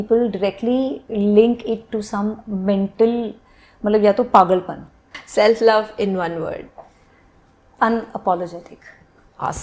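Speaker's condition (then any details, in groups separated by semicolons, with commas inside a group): No condition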